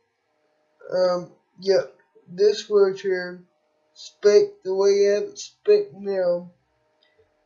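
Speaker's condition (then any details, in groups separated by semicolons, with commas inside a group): Cerebral palsy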